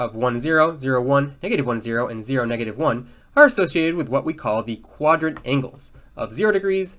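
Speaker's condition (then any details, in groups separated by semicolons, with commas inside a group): No condition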